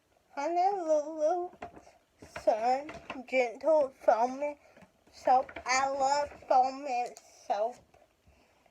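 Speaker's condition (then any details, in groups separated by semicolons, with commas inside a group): Cerebral palsy; speech affected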